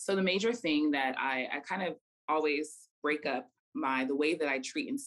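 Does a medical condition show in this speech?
No.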